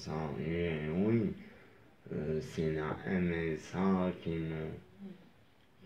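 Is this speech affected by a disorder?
Yes: traumatic brain injury; moped accident; about 15 years since injury, injured at 15.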